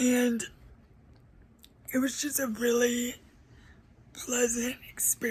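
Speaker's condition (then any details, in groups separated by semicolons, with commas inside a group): Cerebral palsy; uses a wheelchair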